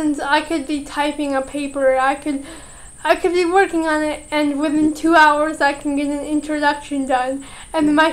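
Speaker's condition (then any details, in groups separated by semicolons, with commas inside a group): Cerebral palsy; slow typing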